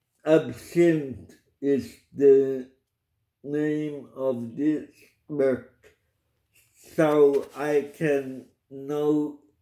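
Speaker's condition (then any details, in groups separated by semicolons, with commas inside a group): Cerebral palsy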